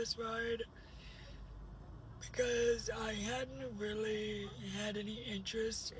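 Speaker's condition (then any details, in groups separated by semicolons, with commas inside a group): Cerebral palsy; uses a wheelchair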